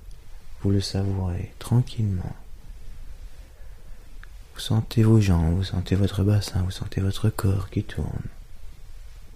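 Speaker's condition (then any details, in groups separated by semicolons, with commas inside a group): No condition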